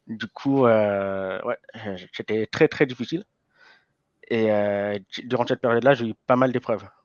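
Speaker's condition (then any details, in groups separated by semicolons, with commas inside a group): Hearing impairment from birth, congenital; learned to speak at age 4, slight effect on speech noticeable now and then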